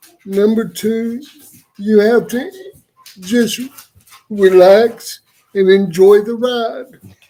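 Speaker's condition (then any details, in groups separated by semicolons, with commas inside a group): Cerebral palsy; wheelchair user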